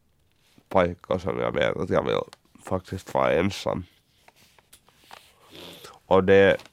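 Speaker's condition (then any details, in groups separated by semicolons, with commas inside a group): Cerebral palsy; uses wheelchair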